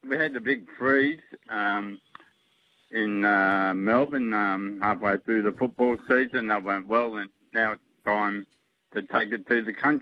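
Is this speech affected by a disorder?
Yes: motor neurone disease; diagnosed, no treatment or cure available.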